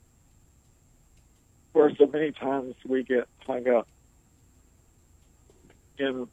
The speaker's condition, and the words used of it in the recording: ALS (motor neuron disease). He is doing that full throttle, even though he sits in a wheelchair, barely able to speak.